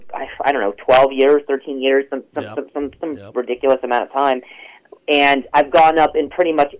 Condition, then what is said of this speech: Stuttering. To this day, I still sometimes struggle with stuttering